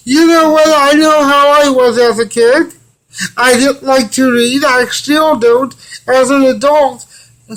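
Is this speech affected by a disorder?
Yes: cerebral palsy; from birth; physical therapy.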